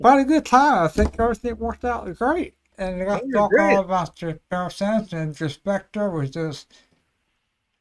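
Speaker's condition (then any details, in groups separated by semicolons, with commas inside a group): Cerebellar ataxia; not a walker; slurs a bit, voice affected a little, may need to repeat himself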